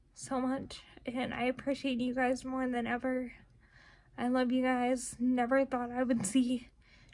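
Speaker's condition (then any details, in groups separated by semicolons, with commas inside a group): Cerebral palsy, spastic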